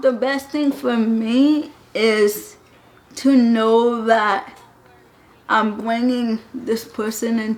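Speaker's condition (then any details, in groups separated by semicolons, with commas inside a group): Cerebral palsy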